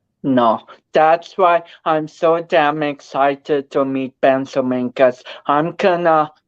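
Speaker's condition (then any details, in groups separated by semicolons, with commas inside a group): Cerebral palsy; speech affected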